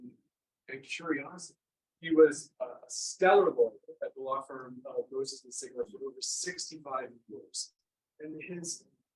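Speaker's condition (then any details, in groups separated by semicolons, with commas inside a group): No condition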